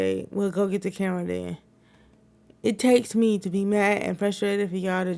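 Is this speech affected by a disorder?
Yes: cerebral palsy; wheelchair user.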